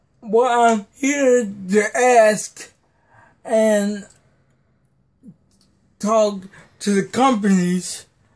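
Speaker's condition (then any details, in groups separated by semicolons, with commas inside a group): Cerebral palsy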